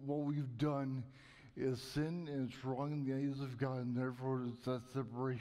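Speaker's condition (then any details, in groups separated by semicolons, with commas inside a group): Cerebral palsy; may be hard to understand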